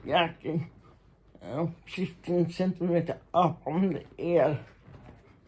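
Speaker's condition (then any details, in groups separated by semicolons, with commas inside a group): Muscular Parkinson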